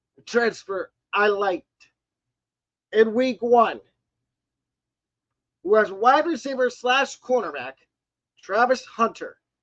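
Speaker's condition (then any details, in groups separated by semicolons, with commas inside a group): No condition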